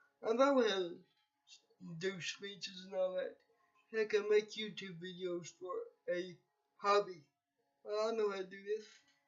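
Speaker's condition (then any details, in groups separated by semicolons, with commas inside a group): Cerebral palsy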